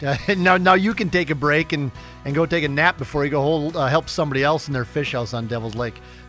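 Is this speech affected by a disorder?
No.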